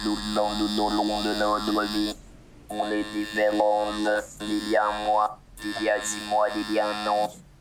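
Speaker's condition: Total pharyngolaryngectomy; first cancer 3 years ago, chemoradiotherapy, tracheal stenosis, second cancer, partial oesophagectomy, neck dissection; no natural voice, cannot shout or laugh, phone understood only by family, caregivers, lost in noise

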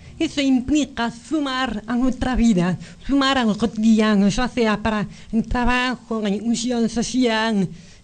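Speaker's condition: Profound congenital deafness; both ears from birth, detected about 15 months, lifelong hearing aids, bilateral cochlear implants, first at age 27; speech learned by lipreading and early reading, about 1.5 years rehabilitation to access words by ear

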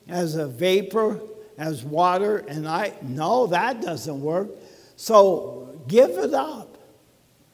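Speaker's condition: ALS; talking a little bit funny

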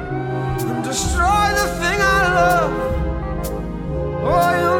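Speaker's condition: No condition

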